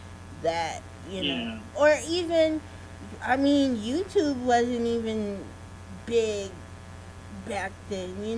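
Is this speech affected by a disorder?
Yes: cerebral palsy.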